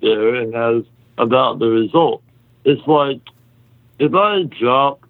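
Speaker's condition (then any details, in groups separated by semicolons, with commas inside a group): Muscular dystrophy; congenital, extremely rare type, exact type unknown, myotubular myopathy ruled out about 4 years ago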